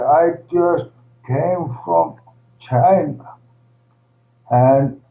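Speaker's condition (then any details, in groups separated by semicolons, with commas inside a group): ALS, primary lateral sclerosis, PLS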